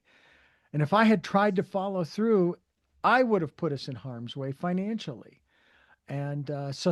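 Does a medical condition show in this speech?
No.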